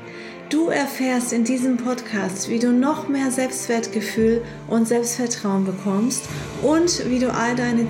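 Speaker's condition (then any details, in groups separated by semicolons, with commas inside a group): No condition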